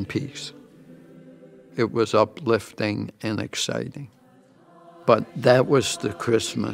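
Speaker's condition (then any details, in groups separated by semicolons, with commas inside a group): ALS; progressive; over 10 years since diagnosis, doing well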